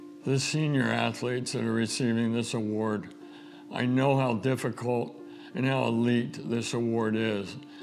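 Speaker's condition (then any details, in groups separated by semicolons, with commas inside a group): ALS; diagnosed almost two years ago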